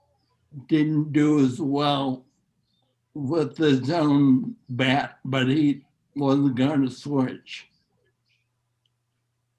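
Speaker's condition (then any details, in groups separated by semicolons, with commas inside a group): Neurological disease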